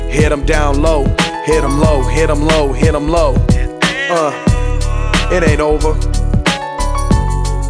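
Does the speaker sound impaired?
No.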